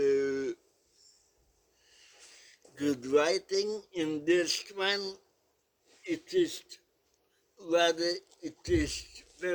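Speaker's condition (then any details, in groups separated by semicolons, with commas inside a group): Cerebral palsy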